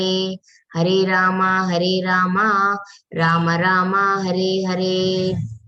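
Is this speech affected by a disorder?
No.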